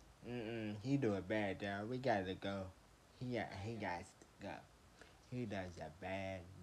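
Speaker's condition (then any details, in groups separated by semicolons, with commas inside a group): Traumatic brain injury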